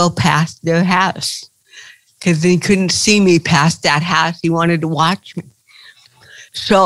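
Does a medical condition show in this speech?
Yes: cerebral palsy; speech therapy in preschool.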